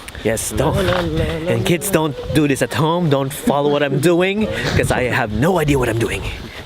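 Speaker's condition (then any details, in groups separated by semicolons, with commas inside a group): No condition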